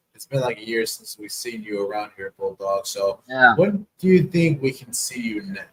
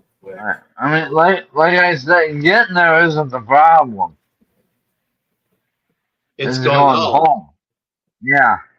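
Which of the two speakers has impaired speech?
The second: ALS; diagnosed about a month ago.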